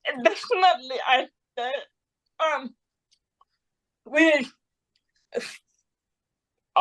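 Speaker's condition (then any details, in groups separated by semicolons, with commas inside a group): Cerebral palsy; caused by severe neonatal jaundice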